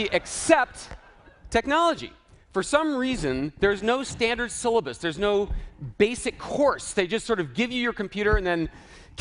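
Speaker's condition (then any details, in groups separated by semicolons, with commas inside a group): No condition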